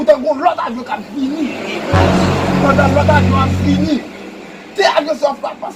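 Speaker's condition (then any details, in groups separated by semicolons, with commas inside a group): No condition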